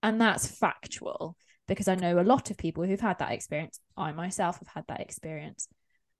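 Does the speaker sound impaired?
No.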